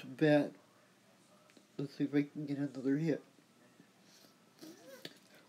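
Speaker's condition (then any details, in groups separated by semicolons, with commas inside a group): Athetoid cerebral palsy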